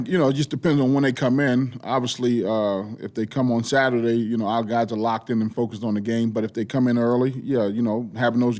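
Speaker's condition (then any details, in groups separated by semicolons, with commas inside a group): No condition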